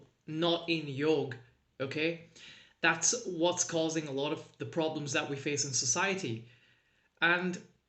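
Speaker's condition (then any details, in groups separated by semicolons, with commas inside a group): No condition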